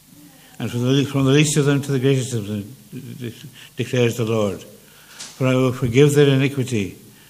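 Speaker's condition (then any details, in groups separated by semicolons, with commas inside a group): Parkinson's; less clear than before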